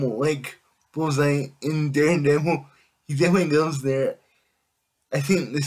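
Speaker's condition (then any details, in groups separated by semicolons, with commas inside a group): Cerebral palsy; able to speak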